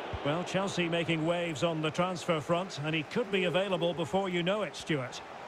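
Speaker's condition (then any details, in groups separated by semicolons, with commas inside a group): No condition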